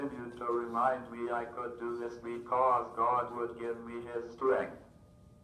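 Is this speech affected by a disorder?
Yes: cerebral palsy, athetoid.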